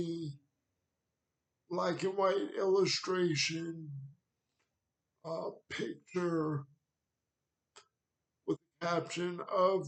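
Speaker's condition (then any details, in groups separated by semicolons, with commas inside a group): Cerebral palsy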